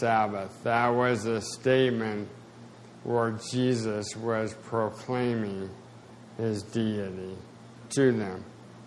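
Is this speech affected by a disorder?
Yes: spasticity, mild.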